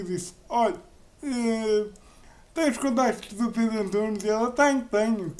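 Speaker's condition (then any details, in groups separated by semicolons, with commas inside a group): Cerebral palsy; uses a wheelchair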